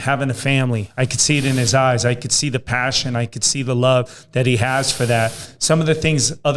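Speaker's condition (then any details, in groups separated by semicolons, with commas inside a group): No condition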